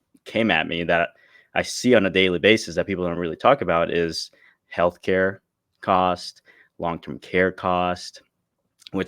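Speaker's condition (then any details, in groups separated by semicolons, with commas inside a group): No condition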